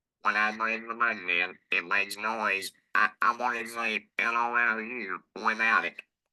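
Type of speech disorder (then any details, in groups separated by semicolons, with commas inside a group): Electrolarynx speech; laryngectomy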